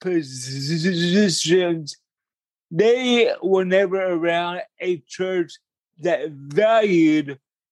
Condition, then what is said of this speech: Cerebral palsy. Thank you for your power that flows through my speech impediment.